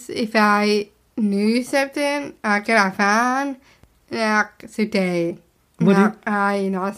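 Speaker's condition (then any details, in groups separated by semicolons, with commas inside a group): Down syndrome; speech therapy when young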